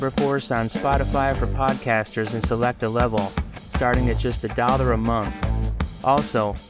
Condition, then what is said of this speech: None; typical speech.